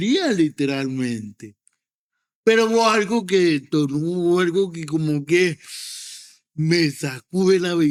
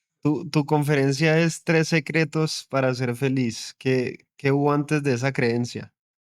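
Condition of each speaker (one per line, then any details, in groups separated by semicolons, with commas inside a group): Cerebral palsy; present from birth, walks with difficulty
No condition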